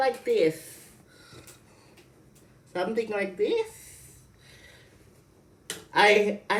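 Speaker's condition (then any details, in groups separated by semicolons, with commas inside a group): Cerebral palsy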